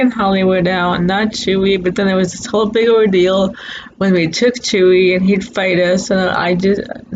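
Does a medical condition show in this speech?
Yes: cerebral palsy.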